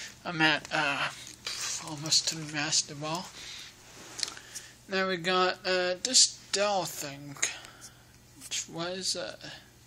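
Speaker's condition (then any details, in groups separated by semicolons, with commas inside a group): Cerebral palsy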